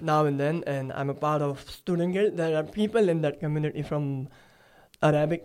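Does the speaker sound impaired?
Yes: cleft palate; recent nose surgery.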